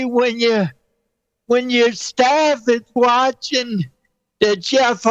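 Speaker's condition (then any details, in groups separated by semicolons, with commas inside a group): Cerebral palsy; present since birth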